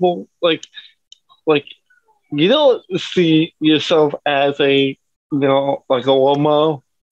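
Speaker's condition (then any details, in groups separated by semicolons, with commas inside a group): Cerebral palsy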